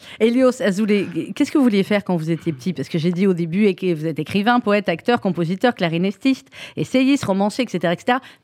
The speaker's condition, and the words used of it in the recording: None; typical speech.